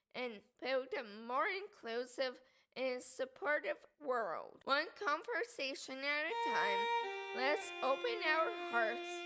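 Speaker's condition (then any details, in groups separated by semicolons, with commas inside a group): Cerebral palsy; affects muscles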